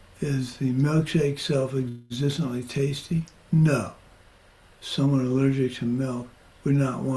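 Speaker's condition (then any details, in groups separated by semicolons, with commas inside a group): Parkinson's; progressing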